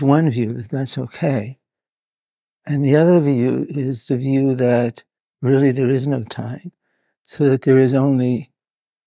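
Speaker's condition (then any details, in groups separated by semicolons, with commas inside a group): Parkinson's; now openly displayed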